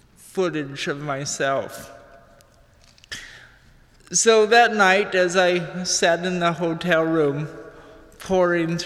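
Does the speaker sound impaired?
Yes: cerebral palsy; cerebral palsy from lack of oxygen right before birth, physical effects only, slight limp, tight fingers, slow typing.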